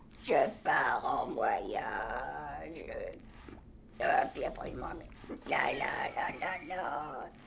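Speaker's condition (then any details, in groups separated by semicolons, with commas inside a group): Total laryngectomy; larynx removed, breathes through tracheostoma; vocal cord voice lost, swallowing kept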